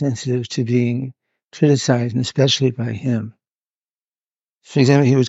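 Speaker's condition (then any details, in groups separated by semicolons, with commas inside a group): Parkinson's; hidden in early stages, now openly displayed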